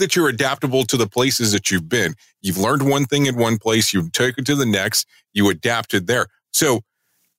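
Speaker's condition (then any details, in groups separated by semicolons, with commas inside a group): No condition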